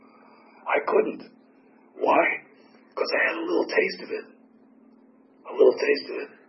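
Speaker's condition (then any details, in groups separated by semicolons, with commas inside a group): Tracheotomy; tracheotomy for 4 years, 8 surgeries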